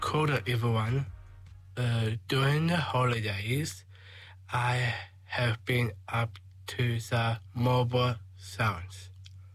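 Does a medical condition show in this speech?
Yes: Down syndrome; 21 years old.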